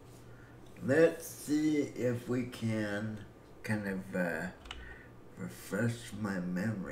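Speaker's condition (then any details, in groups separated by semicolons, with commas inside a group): Cerebral palsy; breathing fine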